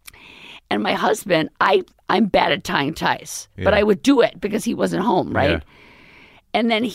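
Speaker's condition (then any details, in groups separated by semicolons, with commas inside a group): Left vocal cord paralysis, left unilateral; current voice temporary after recent surgery, could not talk or swallow during acute illness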